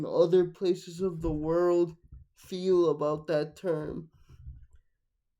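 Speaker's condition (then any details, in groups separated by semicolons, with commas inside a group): Cerebral palsy, mixed, mild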